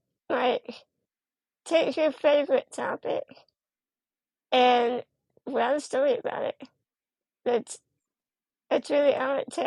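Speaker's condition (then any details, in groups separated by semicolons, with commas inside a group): Spinal muscular atrophy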